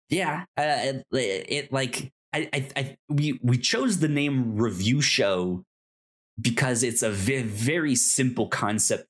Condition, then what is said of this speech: Stuttering. Especially with my speech impediment, just me stuttering in the midst of that.